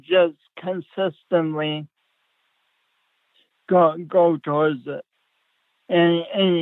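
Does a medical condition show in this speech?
Yes: speech impediment; since childhood, uncoordinated with poor balance as child, physical and occupational therapy in childhood; speech impediment still present; repeating words over and over, impediment never went away.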